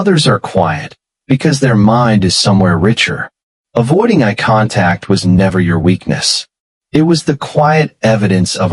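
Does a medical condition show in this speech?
No.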